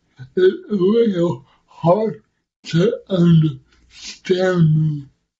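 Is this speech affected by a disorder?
Yes: cerebral palsy; audiences initially unsure they can understand speech, speech described as hard to understand.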